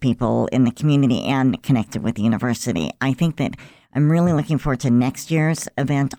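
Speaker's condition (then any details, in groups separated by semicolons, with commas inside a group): Cleft lip and palate; about 50-some years ago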